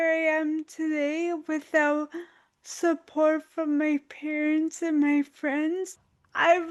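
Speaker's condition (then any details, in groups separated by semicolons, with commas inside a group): Dystonia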